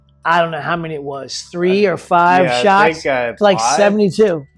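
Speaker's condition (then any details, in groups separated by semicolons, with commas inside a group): No condition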